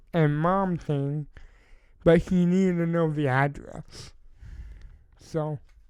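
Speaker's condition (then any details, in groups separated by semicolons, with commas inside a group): Cerebral palsy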